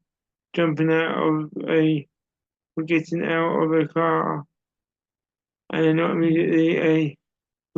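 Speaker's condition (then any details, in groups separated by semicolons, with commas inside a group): Cerebral palsy; audible speech impairment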